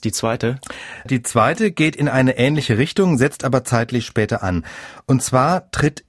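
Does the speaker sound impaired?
No.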